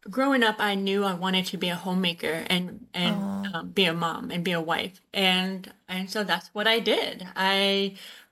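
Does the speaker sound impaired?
Yes: Usher syndrome, born deaf; Usher syndrome type 2, deaf or hard of hearing from birth, hearing aids from age 2, sign language.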